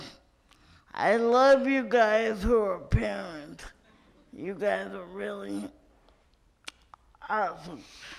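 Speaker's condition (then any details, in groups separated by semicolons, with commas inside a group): Cerebral palsy; from birth, uses wheelchair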